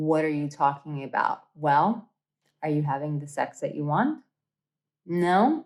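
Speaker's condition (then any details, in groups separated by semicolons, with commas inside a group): No condition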